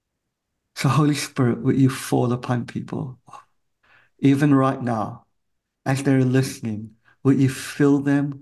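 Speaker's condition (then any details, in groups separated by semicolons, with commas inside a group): Cleft palate; congenital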